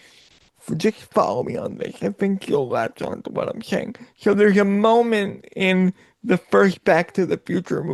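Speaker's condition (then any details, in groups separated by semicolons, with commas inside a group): Cerebral palsy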